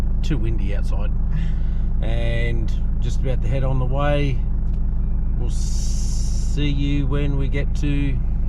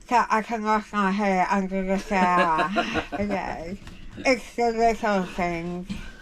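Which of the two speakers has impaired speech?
The second: jaw cancer surgery; jaw cancer surgery, tracheostomy; about 18 months since diagnosis, tracheostomy, awaiting further surgery.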